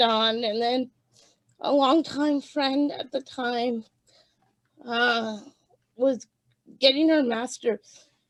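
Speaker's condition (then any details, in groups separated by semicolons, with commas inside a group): Cerebral palsy; birth oxygen deprivation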